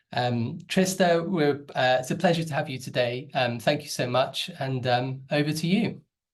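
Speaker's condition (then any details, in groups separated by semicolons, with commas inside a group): No condition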